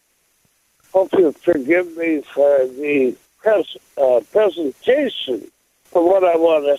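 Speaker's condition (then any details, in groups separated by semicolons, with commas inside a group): Stroke; stroke at age 75; recent stroke; apologizes for presentation of speech after stroke, asks listeners to look for substance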